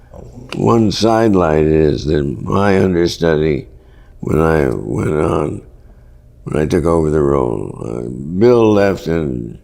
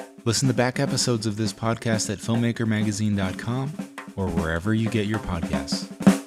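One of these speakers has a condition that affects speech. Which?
The first: Parkinson's; worsening, often debilitating.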